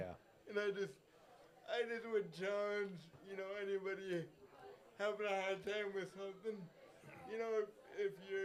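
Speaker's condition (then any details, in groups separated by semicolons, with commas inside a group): Cerebral palsy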